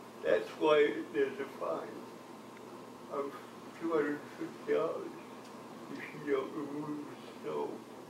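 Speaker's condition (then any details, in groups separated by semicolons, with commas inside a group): Cerebral palsy; from birth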